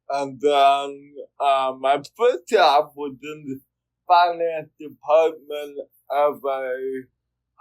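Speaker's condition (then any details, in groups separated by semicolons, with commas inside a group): Cerebral palsy; from early childhood; speech therapy in childhood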